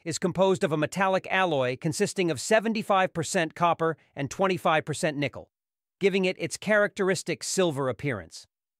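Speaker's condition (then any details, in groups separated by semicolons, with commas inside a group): No condition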